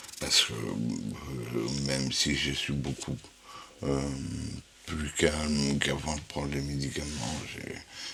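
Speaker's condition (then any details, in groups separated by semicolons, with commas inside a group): Huntington's disease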